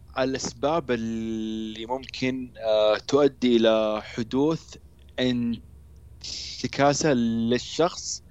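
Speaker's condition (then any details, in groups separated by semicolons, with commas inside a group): Stuttering; control program at Irada Club, then program with speech therapist, past relapses; prolonged sounds, blocks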